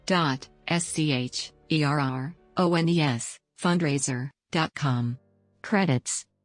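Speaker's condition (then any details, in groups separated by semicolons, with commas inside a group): No condition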